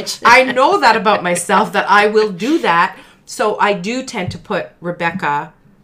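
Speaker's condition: No condition

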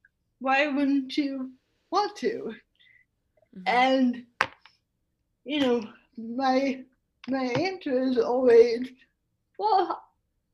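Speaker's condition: Cerebral palsy, tetraplegia; impediment from tongue muscle involvement, nose typing easier than voice dictation

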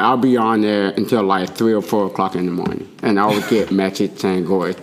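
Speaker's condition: Hard of hearing; not deaf, hears but not much, owns hearing aid, listening hardest part of wrestling; hearing aid not worn, hears interviewer fine face to face

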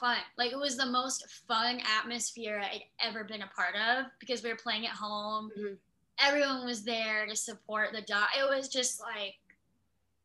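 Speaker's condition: Cleft lip and palate; jaw realignment surgery going into junior year

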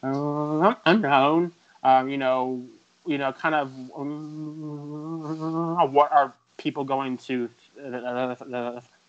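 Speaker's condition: Stuttering; chronic developmental stuttering, onset about age 3 to 3.5 per parents, not outgrown, persisted into adulthood; repeated sounds, prolonged sounds

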